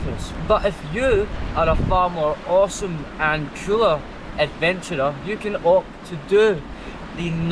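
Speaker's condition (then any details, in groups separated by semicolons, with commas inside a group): No condition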